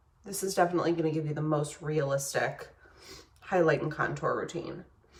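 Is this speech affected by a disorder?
No.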